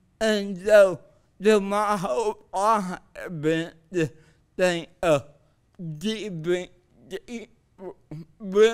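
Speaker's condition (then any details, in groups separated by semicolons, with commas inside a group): Cerebral palsy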